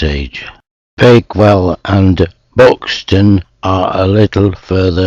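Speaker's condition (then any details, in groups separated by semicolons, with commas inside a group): Motor neuron disease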